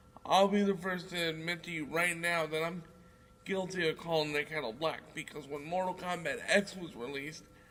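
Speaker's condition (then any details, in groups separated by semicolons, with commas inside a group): Cerebral palsy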